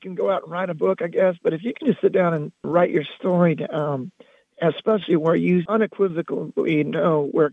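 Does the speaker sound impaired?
Yes: loss of singing voice; lost singing voice around 2006-2007 after about 16-17 years as band vocalist, can still speak; speaking voice retained.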